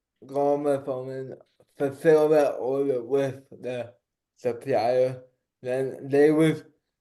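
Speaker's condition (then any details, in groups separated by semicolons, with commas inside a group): Cerebral palsy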